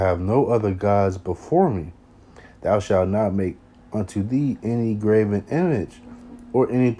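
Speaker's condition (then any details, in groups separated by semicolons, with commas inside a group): No condition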